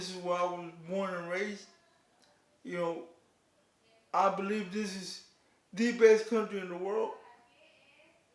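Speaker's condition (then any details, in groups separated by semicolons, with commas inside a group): Cerebral palsy; declined offered surgery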